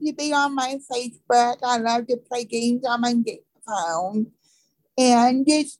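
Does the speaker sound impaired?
Yes: cerebral palsy; from birth, birth defect.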